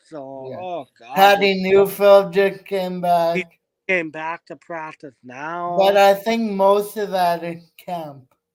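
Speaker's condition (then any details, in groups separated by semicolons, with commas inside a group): Cerebral palsy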